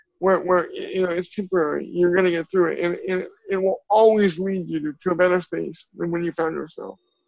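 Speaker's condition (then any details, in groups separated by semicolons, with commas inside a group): Cerebral palsy; from birth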